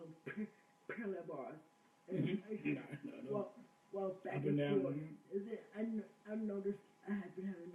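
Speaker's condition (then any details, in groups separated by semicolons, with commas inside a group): Cerebral palsy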